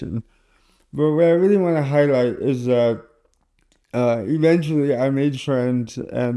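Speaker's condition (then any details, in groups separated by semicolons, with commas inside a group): Cerebral palsy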